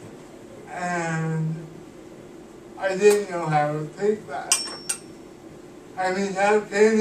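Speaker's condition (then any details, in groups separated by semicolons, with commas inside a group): Cerebral palsy; cannot walk, uses wheelchair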